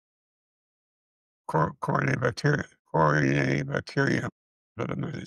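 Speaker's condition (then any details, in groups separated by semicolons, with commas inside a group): Multiple system atrophy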